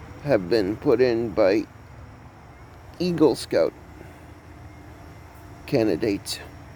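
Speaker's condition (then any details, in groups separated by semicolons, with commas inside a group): Cerebral palsy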